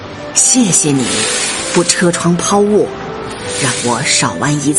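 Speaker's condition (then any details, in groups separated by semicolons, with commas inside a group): No condition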